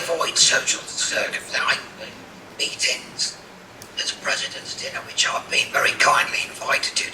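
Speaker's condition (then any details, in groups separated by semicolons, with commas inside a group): Laryngectomy; total laryngectomy for laryngeal cancer, radiotherapy, speaking valve; speaks with speaking valve, valve replaced about every 3 months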